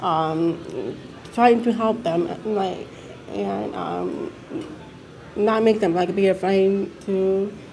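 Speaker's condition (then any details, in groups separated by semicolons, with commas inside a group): Deafness; signs with family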